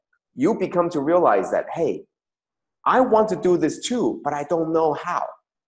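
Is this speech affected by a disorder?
No.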